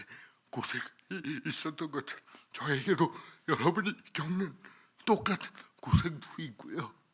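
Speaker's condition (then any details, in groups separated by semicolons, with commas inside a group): Cerebral palsy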